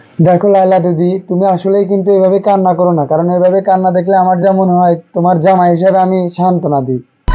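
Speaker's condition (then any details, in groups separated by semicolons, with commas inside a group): No condition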